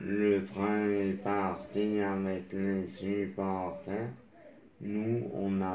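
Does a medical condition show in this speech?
Yes: traumatic brain injury; moped accident.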